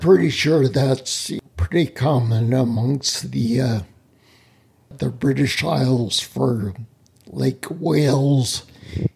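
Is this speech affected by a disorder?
Yes: spinocerebellar ataxia; rare neuromuscular disease, mobility challenged; speech impediment.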